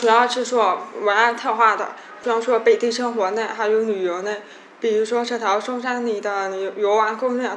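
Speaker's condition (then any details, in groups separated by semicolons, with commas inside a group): Hearing impairment; hearing disability, hearing damaged in childhood accident, completed rehabilitation training; childhood speech training with parents, repeating each word hundreds of times daily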